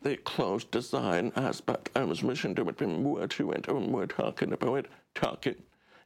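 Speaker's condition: Deaf; relies on subtitles

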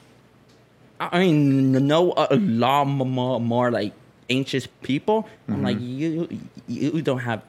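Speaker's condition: Stuttering; unsure of cause, father and cousin stuttered; stuttering during recording, somewhat high on marijuana; fluent when singing, less when comfortable, faster when drunk, worse in Spanish, marijuana pens help slightly; repeated sounds, prolonged sounds

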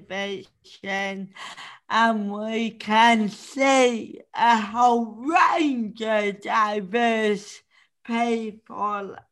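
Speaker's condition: Cerebral palsy; since childhood

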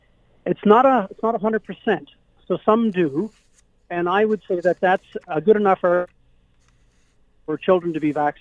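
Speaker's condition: No condition

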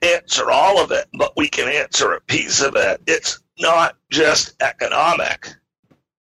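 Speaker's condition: Spasmodic dysphonia; recovered a good bit since onset, able to do interview

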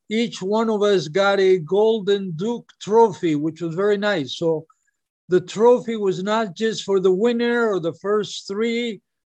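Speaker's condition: No condition

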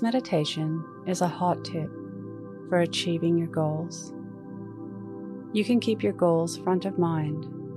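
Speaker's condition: No condition

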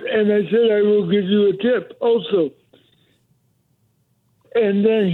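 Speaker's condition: Cerebral palsy; mobility declined since

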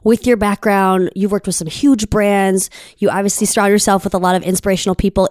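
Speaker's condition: No condition

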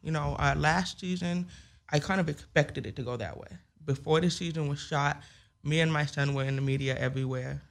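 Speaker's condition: Hearing loss with speech impediment; 30% other

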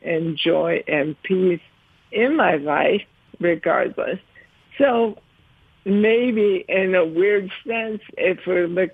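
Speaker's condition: ALS; ALS at 47 after a year of running into walls, no use of hands, arms, legs; tongue affected, speaks more slowly than before, worried about voice, held up over 15 minutes

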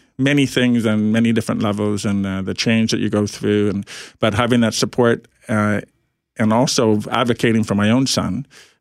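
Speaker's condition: Profound hearing loss, orally deaf

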